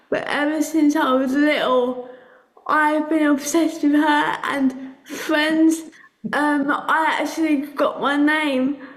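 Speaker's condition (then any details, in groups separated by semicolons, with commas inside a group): Cerebral palsy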